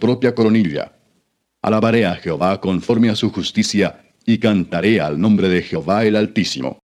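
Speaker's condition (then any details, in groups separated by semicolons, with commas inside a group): No condition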